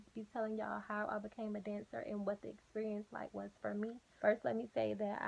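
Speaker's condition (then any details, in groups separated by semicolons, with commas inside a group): No condition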